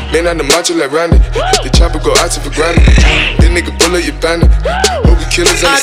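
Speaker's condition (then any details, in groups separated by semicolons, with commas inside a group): No condition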